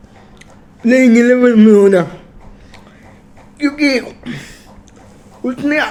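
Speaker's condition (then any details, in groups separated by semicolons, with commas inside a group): Cerebral palsy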